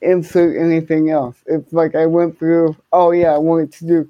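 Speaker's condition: Cerebral palsy, hemiplegia

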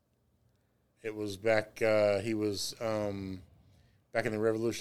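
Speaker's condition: No condition

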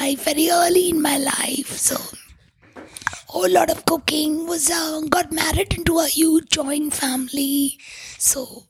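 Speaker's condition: Tracheostomy, vocal cords permanently constricted from smoke inhalation; must block tube hole with finger to be audible, former voice lost, voice called unforgettable

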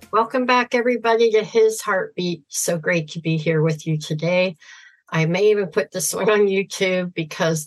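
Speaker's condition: Severe cleft palate, cleft lip and palate

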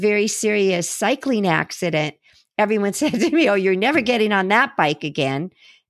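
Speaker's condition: No condition

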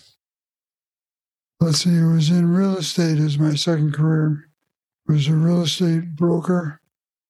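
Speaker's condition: Parkinson's disease; diagnosed about 2018 after failing heel-to-toe test, both arms unable to change guitar chords or strum; carbidopa-levodopa two tablets four times daily, Rocksteady Boxing Victor classes with Robin Barclay, physical therapy exercises; singing ability lost, partly from lack of practice, relies on amplifiers for volume

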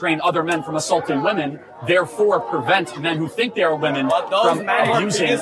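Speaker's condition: No condition

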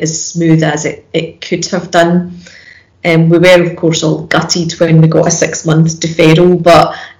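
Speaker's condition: No condition

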